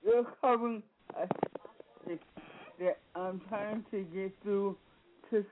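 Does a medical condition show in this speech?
Yes: speech impediment; disability; voice affected by disability.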